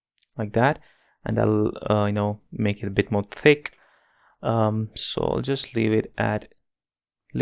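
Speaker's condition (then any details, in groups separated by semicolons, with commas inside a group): No condition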